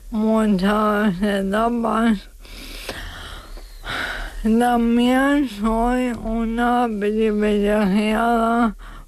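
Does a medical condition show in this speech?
Yes: ALS; diagnosed at about age 35; several years since diagnosis, slower progression, 24-hour care except sleep, caregiver helps mobility, hospital general rehabilitation.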